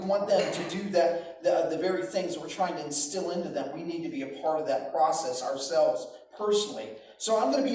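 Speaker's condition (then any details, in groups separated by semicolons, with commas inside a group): No condition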